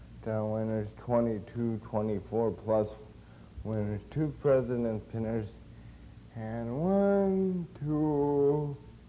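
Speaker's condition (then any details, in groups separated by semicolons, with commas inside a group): Cerebral palsy; since birth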